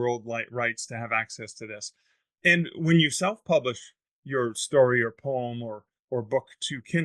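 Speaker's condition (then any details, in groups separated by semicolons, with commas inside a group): No condition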